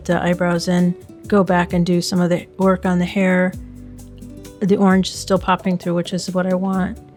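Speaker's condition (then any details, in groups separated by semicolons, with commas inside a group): No condition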